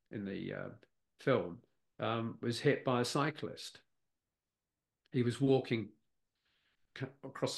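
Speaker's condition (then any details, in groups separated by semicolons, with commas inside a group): Aphasia after stroke; stroke at age 69, no mobility loss, cannot write scripts; NHS speech therapy after 6-week wait, Anne's kids flashcards, fluctuating first 9 months, gradual improvement; word-finding difficulty, words come slowly or not at all, occasional faltering, less fluent, easier one-on-one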